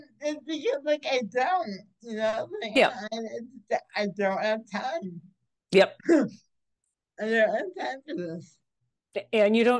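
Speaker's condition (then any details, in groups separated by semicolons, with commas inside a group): Cerebral palsy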